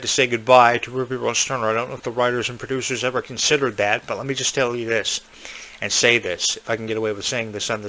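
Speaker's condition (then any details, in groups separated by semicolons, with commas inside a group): No condition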